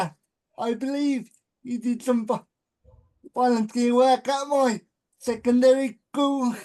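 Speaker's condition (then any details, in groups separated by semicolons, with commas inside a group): Cerebral palsy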